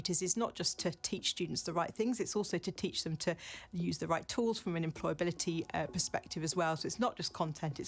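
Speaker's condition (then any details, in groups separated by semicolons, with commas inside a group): No condition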